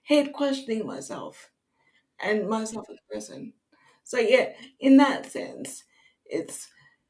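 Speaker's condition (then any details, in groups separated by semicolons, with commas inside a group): Cerebral palsy; wheelchair user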